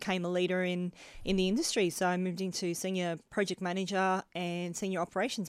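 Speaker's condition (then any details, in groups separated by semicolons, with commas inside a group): Bilateral cleft lip and palate; adult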